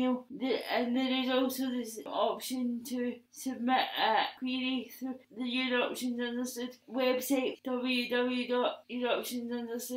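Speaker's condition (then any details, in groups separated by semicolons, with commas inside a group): Cerebral palsy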